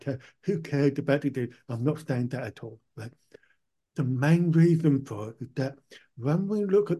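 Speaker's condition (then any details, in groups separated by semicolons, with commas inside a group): Profound deafness; born profoundly deaf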